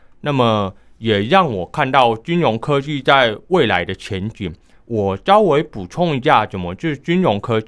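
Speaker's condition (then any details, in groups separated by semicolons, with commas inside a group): Hearing impairment; uses atypical assistive device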